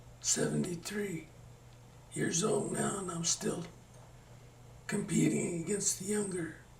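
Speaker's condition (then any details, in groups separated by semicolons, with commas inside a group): Parkinson's; slowing down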